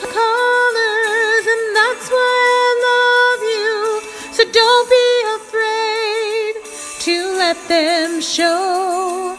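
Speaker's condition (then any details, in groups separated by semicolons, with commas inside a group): No condition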